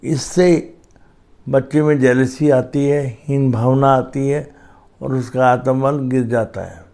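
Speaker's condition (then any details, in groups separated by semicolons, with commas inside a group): Cerebral palsy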